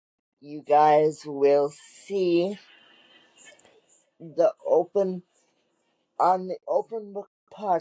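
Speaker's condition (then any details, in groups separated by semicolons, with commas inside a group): Cerebral palsy; wheelchair user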